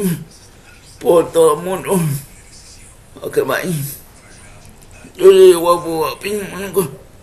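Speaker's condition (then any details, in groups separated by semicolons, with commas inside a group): Cerebral palsy; wheelchair user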